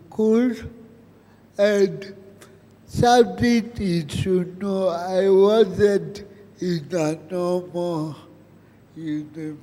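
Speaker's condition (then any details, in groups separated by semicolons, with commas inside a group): Cerebral palsy; present from birth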